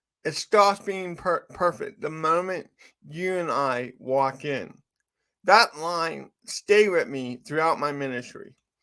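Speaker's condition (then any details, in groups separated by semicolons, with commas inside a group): Cerebral palsy; from birth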